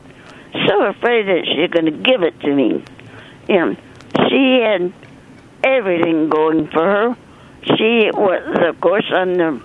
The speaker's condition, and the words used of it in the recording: Stroke. I'm sorry I don't speak as well as you used to.